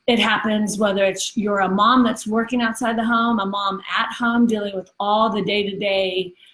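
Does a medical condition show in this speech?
No.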